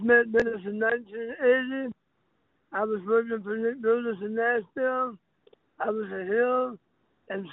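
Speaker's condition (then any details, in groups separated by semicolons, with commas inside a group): Throat cancer; lasting impact on throat and speech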